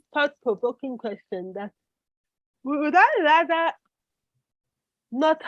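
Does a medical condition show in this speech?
Yes: cerebral palsy.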